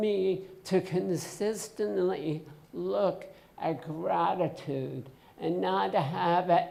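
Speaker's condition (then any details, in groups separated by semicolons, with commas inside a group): Essential tremor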